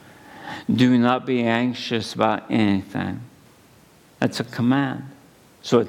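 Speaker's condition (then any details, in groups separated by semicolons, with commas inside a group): ALS; at least a couple of months since diagnosis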